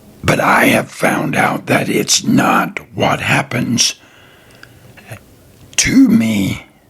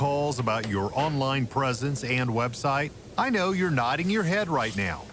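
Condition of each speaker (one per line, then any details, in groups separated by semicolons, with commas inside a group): Throat cancer survivor; throat cancer, half larynx removed, about 10 surgeries, tracheostomy tube; survivor, ill 3 years; speech altered by cancer treatment
No condition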